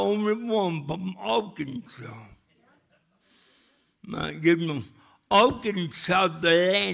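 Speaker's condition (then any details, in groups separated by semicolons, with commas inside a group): Cerebral palsy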